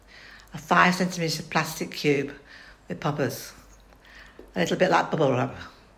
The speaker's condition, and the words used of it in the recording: Parkinson's disease. Since then, my speech has deteriorated over the last 3 years, leading to a lot of isolation.